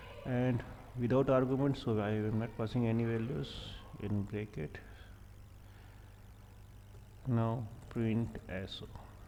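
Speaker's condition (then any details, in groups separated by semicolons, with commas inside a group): No condition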